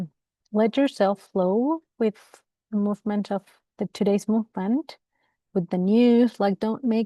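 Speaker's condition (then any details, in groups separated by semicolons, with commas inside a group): No condition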